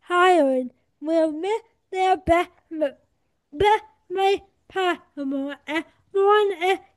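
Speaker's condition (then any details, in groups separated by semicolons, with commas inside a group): Cerebral palsy; adult, 24 years old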